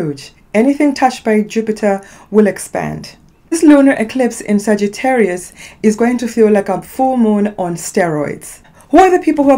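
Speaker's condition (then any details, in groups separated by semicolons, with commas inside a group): No condition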